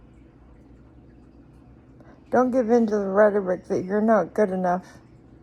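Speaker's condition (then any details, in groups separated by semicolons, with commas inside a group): Cerebral palsy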